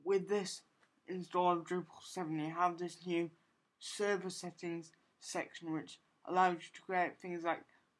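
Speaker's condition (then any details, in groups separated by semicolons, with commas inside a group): Cerebral palsy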